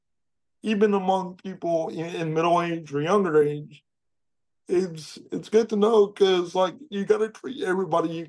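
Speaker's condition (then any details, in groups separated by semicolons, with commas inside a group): Cerebral palsy; jokes of having voice for print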